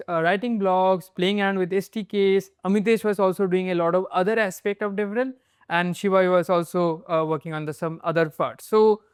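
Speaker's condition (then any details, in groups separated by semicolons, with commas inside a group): No condition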